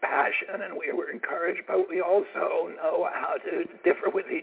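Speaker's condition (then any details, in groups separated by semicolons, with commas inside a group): Spasmodic dysphonia; diagnosed rare voice condition, not from overusing voice box; constantly raspy voice, speech seems difficult, appears to gasp for air, sounds cut off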